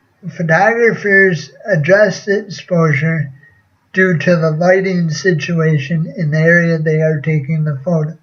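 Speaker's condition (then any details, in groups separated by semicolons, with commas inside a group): Cerebral palsy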